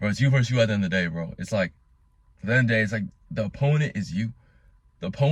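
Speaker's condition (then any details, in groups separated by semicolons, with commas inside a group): No condition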